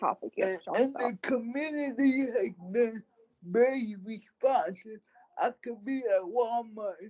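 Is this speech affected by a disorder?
Yes: cerebral palsy; speech affected.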